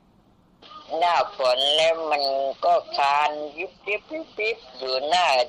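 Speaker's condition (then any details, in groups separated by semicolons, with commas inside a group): Genetic muscle weakness; leg muscle weakness, genetic cause per doctor, recent onset, not since birth; unable to walk, cannot exercise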